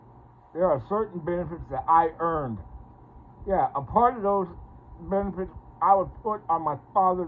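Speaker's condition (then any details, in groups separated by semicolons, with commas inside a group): Parkinson's; speech impediment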